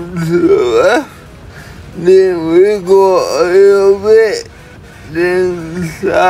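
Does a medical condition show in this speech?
Yes: cerebral palsy; atypical speech.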